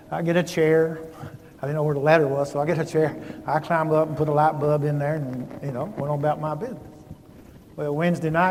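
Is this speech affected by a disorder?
No.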